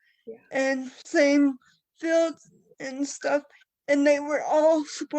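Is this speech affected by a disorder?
Yes: cerebral palsy.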